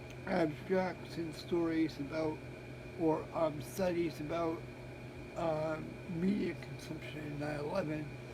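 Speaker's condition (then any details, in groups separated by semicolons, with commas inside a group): Cerebral palsy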